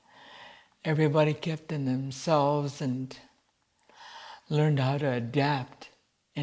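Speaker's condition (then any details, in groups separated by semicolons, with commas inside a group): Cerebral palsy; present from birth, late diagnosis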